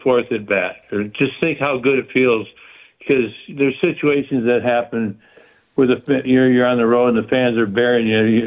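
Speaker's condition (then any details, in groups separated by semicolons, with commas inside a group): Parkinson's; stays active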